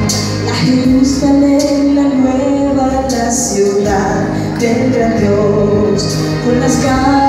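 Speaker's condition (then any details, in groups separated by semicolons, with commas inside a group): No condition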